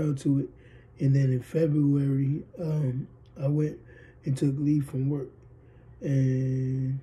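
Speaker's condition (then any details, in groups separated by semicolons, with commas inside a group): Cerebral palsy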